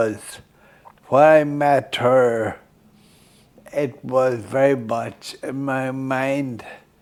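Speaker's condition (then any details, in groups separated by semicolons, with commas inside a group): Friedreich's ataxia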